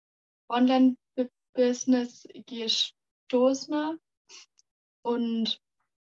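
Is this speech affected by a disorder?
Yes: stuttering; stuttering since kindergarten age, many logopedists and speech therapists, stuttering therapy groups with other stutterers; 18 years old, fighting stuttering less with pressure and resistance; part-word and word repetitions, we wegzulaufen; here repeated sounds, blocks.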